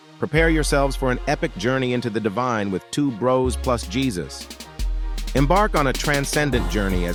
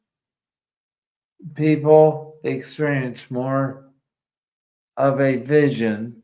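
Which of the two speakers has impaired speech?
The second: ALS.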